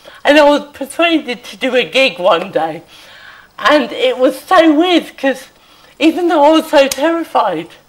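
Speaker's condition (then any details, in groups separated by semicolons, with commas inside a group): Cerebral palsy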